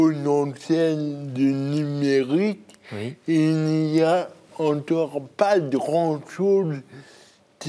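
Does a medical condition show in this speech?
Yes: cerebral palsy; birth injury.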